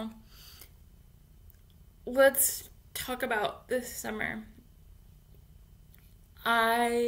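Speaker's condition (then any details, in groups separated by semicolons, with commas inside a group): Cerebral palsy; infant ventilator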